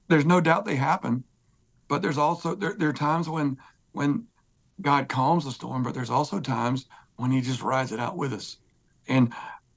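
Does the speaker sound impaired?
Yes: spasmodic dysphonia; voice disorder; voice sounds strained or hoarse, host asked if under the weather, not illness; voice grabs when talking, more talking brings more hoarseness, singing less hard than talking.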